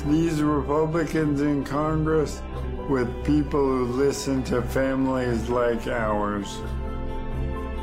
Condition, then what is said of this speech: ALS (motor neuron disease). Today, my muscles are turning into jello, and my voice ain't what it used to be.